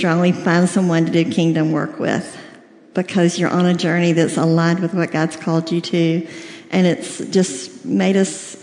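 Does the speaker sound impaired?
Yes: cleft lip and palate, severe.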